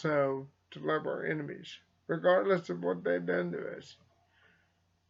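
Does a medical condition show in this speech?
Yes: cerebral palsy; slight speech impediment.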